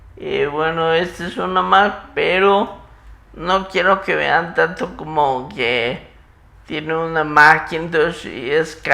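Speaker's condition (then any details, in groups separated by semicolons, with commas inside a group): Muscular dystrophy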